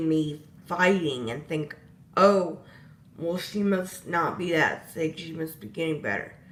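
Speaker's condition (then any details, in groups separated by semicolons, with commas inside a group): Disability causing slurred speech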